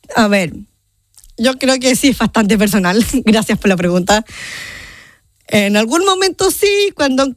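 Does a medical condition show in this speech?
Yes: Down syndrome; genetic condition, from birth, 30 years old, mother prioritized leisure over therapy.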